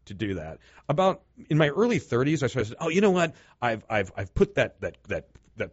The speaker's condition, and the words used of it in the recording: Stuttering. No, it manifests itself when I'm tired or when I'm really, really anxious or like Pete and his anxiety, right?